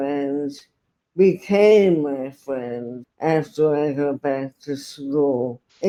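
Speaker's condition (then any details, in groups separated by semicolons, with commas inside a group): Traumatic brain injury; left arm spastic, tongue paralyzed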